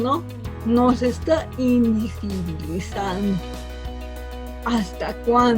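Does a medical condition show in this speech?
Yes: cerebral palsy from birth.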